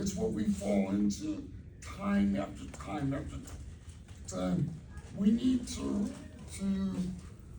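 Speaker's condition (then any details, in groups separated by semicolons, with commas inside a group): Cerebral palsy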